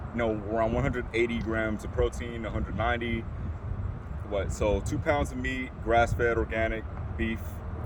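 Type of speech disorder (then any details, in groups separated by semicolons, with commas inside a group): None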